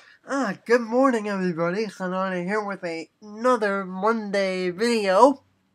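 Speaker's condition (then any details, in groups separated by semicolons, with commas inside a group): Cerebral palsy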